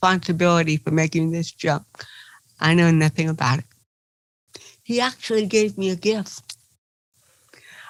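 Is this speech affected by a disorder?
Yes: cerebral palsy; from birth, titanium neck.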